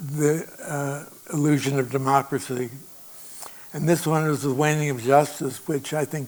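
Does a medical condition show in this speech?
Yes: Parkinson's disease; reduced nimbleness.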